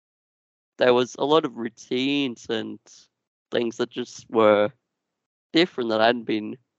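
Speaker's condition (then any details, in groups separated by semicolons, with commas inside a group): Duchenne muscular dystrophy; genetic, progressive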